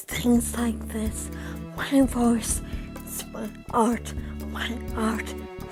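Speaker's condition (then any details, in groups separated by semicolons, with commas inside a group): Traumatic brain injury; car crash, coma; after coma from car crash; relearned swallowing, singing voice lost, much voice therapy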